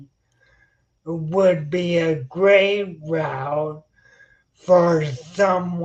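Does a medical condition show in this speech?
Yes: spinocerebellar ataxia; progressive.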